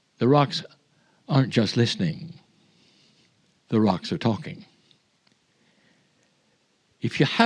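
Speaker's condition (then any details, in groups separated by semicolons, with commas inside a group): No condition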